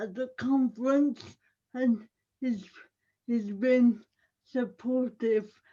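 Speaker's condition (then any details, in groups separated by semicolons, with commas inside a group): Cerebral palsy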